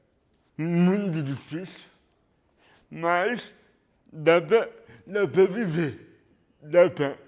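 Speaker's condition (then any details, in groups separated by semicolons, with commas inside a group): Cerebral palsy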